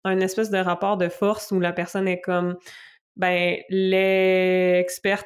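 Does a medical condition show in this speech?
Yes: stuttering; stuttering since earliest memory, diagnosed at seven, moderate per speech therapy report, childhood speech therapy; stuttering moment during greeting, held back and stopped, could not reproduce it after; here prolonged sounds, blocks.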